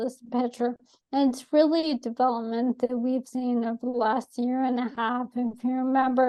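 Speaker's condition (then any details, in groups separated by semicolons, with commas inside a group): ALS; atypical case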